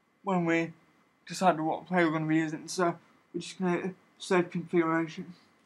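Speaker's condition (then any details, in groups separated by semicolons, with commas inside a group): Cerebral palsy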